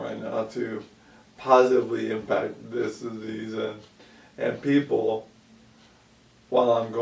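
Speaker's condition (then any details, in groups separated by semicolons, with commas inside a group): ALS; about 2 years since onset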